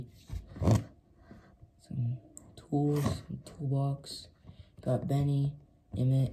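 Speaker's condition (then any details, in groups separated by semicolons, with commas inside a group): No condition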